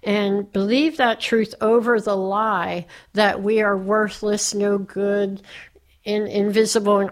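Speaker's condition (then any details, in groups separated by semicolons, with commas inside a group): Cleft palate; surgery on cleft palate while growing up; speech impediment while growing up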